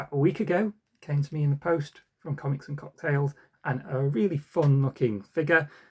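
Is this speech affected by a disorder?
No.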